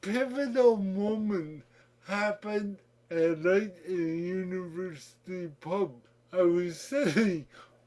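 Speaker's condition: Cerebral palsy; speech therapy in childhood, distinctive voice, imitated by friend Fred

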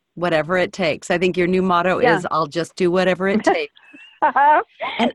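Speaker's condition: No condition

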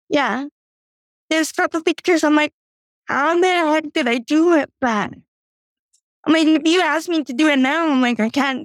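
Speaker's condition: Cerebral palsy; doctors predicted never walking

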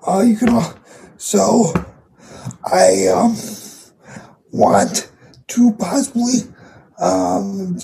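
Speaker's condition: Cerebral palsy; condition audible in voice

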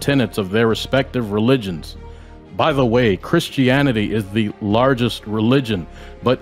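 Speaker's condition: No condition

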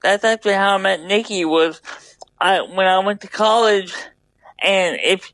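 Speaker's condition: Double hemiplegia cerebral palsy

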